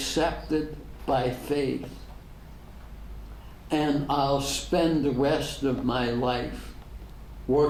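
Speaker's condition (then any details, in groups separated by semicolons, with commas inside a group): ALS; degenerative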